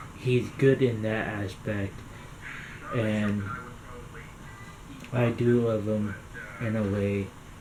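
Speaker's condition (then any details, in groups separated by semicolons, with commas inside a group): Cerebral palsy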